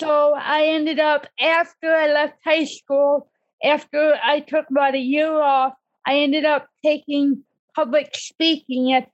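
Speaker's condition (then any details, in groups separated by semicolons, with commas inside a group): Cerebral palsy; disability since childhood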